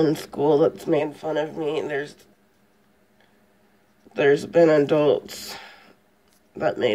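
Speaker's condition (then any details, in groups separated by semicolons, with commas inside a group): Cerebral palsy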